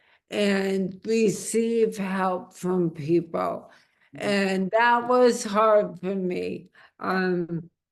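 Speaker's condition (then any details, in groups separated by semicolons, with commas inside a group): Amyotrophic lateral sclerosis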